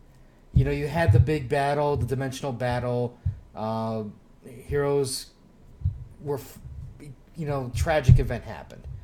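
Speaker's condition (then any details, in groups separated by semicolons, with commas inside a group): No condition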